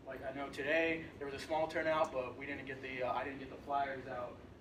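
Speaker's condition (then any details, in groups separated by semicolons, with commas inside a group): No condition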